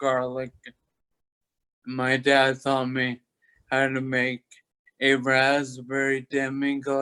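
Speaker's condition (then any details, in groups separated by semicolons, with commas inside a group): Toxic leukoencephalopathy, locked-in syndrome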